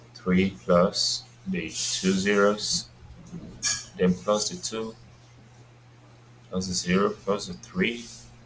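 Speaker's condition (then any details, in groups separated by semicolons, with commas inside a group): No condition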